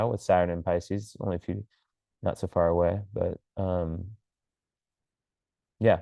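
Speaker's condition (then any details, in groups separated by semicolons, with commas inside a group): No condition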